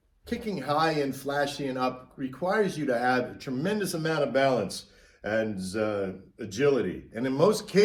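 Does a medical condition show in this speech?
No.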